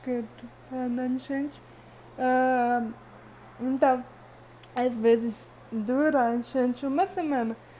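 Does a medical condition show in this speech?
Yes: cerebral palsy.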